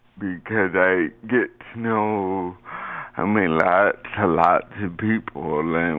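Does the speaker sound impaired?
Yes: cerebral palsy.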